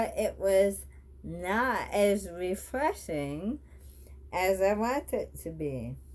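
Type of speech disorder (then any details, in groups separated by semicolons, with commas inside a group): Bulbar dysarthria; bulbar onset ALS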